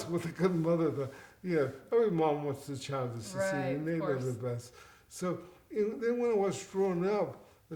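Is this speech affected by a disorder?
Yes: cerebral palsy, mild; persists into adulthood.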